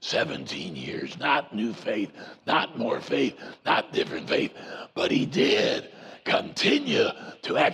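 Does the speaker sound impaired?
Yes: voice box removal needed; vocal cord cancer, prior chemo and radiation, 35 treatments over about seven weeks; voice self-described as Batman voice, expects R2-D2-like voice after removal.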